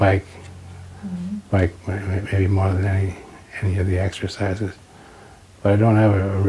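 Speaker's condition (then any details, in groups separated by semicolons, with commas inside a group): Parkinson's disease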